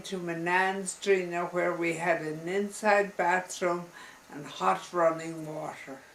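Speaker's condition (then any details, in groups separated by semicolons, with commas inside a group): Multiple sclerosis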